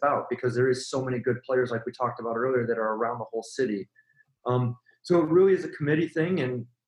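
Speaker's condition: No condition

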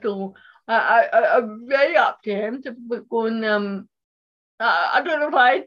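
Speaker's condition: Cerebral palsy; speech impairment

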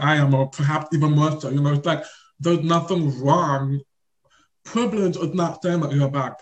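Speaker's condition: Deaf or hard of hearing; family not fluent in signing

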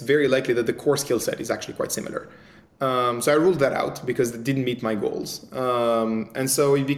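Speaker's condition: No condition

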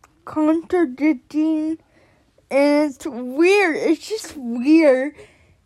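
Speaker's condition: Cerebral palsy; onset before birth

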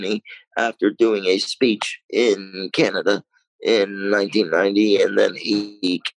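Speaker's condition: Cerebral palsy, mild

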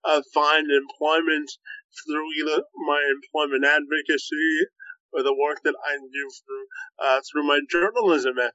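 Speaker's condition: Cerebral palsy, spastic quadriplegia

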